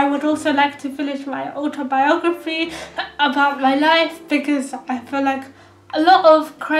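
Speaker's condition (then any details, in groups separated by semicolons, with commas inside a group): Cerebral palsy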